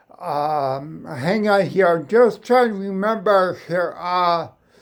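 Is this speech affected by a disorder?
Yes: spinocerebellar ataxia; speech sounds drunk.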